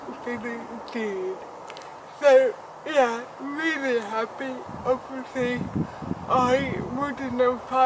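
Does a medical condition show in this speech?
Yes: cerebral palsy; affects speech.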